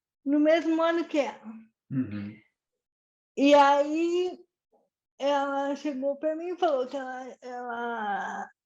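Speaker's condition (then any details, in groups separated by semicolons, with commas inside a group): Cerebral palsy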